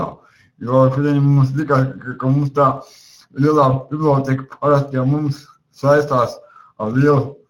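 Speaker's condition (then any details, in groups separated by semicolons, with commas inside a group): Cerebral palsy; since birth; speech not very clear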